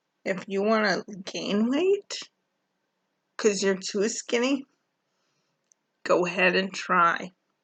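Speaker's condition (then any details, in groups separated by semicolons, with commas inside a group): Cerebral palsy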